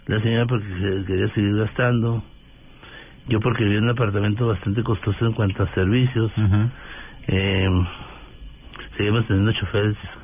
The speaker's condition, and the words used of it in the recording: Parkinson's disease. Que me vieran, que, como tengo la voz ahora que a veces me tiembla, a veces mm.